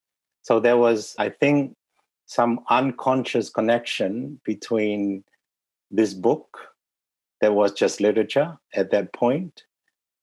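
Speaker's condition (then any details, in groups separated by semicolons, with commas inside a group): No condition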